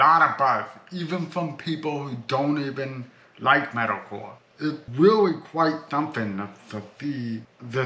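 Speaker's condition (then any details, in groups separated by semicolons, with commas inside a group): Cerebral palsy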